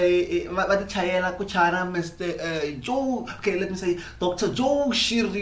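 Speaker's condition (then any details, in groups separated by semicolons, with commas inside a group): No condition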